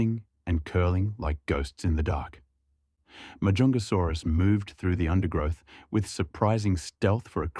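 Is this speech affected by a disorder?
No.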